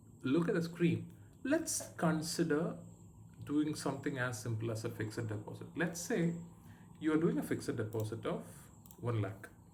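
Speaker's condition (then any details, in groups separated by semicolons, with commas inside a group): No condition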